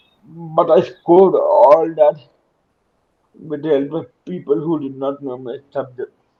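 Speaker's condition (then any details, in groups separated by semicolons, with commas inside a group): Cerebral palsy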